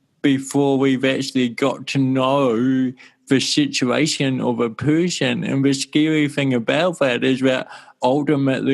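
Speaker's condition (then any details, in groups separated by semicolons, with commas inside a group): Cerebral palsy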